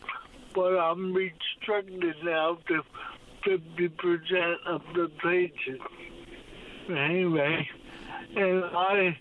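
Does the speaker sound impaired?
Yes: cerebral palsy; able to walk and run until a couple of years ago, mobility declined since; uses a scooter, cannot reach many restaurants or their bathrooms.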